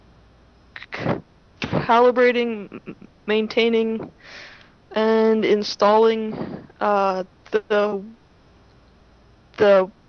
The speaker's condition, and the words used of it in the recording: Stuttering. In my case, it's kind of a self-revealing problem.